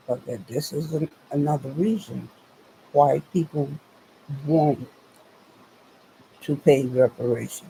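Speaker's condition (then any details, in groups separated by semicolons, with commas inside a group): Spinal neurosarcoidosis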